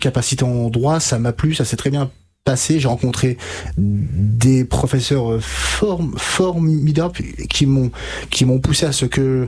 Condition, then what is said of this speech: Stuttering. Donc là par exemple j'ai des blocages et j'ai des répétitions, mais auparavant, avant que je fasse ce gros travail orthophonique, c'était